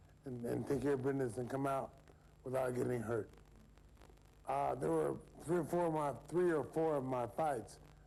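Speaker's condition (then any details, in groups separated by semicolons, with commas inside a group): Parkinson's syndrome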